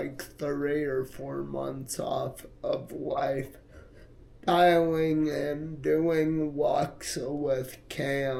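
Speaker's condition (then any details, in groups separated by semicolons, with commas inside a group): Multiple sclerosis; affects hands and left arm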